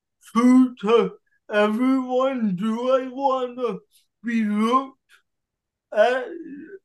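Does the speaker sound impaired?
Yes: cerebral palsy; wheelchair user, cerebral palsy since childhood, physical therapy turned into weight training at 12; works out lower and upper body at local gym, lifts weights.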